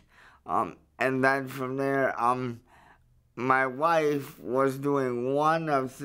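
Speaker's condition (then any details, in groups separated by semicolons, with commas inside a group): Cerebral palsy; verbal, able to speak up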